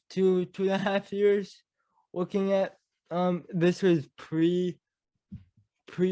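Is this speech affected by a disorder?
Yes: cerebral palsy; caused by birth trauma, spinal damage; mild speech impediment.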